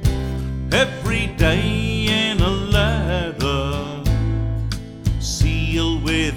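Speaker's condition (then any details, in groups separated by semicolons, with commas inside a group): No condition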